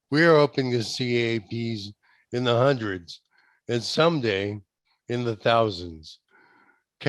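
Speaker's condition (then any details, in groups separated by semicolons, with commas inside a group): ALS; limb onset; diagnosed age 48, investigational therapy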